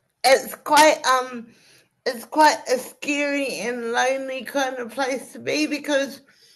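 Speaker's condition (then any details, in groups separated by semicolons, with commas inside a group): Cerebral palsy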